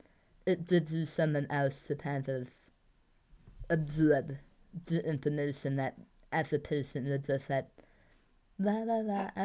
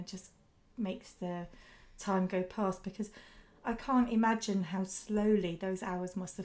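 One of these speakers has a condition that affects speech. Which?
The first: tongue cancer surgery; tongue cancer twice, flap surgery, neck dissection, no tongue tip; post surgery, chemo, immunotherapy, radiation, tongue tethered, oral prosthesis; speech greatly impaired, improved with exercises, tongue barely moves, swallowing rehab.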